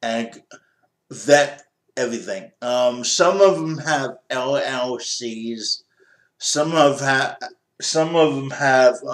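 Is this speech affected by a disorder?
Yes: cerebral palsy.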